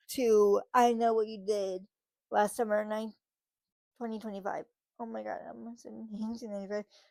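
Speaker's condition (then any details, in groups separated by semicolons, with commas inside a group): Cerebral palsy, spastic; from birth, muscle spasms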